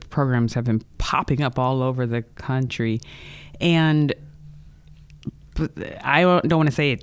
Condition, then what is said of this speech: Stuttering. I don't stutter as much when I'm on stage and I have something memorized.